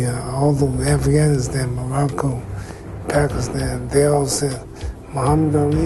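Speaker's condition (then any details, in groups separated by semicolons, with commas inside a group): Parkinson's syndrome; no shaking, no weakness; sometimes slurred speech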